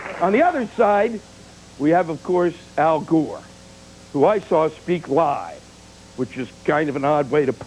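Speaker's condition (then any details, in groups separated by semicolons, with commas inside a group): No condition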